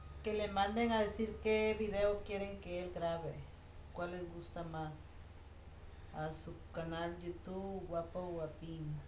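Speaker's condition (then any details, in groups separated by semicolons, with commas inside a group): No condition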